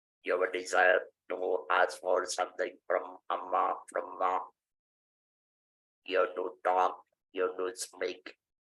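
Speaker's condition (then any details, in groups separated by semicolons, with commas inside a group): Laryngectomy (vocal cords removed) after stage IV vocal cord cancer; larynx removed for stage 4a voice fold cancer, neck dissection; breathlessness before diagnosis, lost speech, later regained speech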